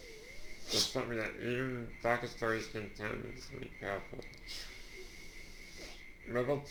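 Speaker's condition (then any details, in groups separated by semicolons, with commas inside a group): Duchenne muscular dystrophy; since childhood, wheelchair user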